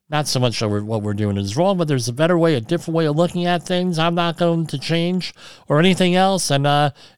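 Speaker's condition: Cleft lip and palate

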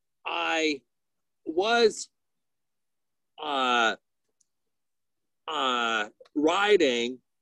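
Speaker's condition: Aphasia; frequent hesitations

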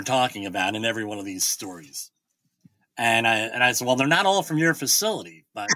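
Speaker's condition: Bilateral cleft lip and palate

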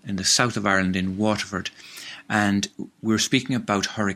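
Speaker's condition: No condition

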